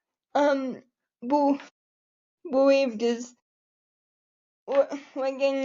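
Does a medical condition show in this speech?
Yes: cerebral palsy quadriplegia.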